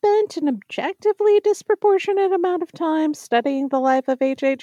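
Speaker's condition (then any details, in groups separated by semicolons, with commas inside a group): No condition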